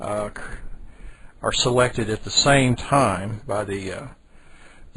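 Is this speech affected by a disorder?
No.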